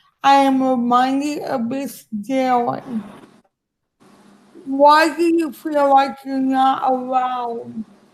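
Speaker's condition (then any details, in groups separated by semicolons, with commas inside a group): Cerebral palsy; speech affected, sounds like stroke to others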